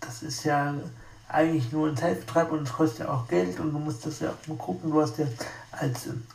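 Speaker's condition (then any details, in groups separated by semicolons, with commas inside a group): Spastic tetraparesis; wheelchair user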